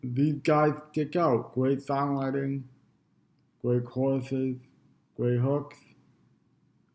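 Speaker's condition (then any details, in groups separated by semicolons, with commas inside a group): Cerebral palsy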